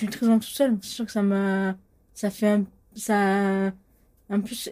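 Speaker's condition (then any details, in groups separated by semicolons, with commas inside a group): Cluttering and stuttering; stuttering since about age 12-13, cluttering identified later during therapy; in speech therapy, cluttering more bothersome than stuttering; rapid cluttered speech, extra, cut or forgotten words, often asked to repeat, hard to understand; repeated words, prolonged sounds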